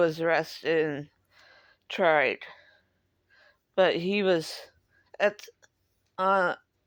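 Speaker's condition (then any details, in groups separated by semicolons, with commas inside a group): Cerebral palsy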